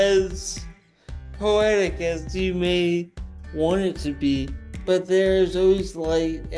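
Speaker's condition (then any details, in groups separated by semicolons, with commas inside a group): Traumatic brain injury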